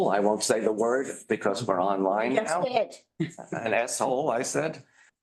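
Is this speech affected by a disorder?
No.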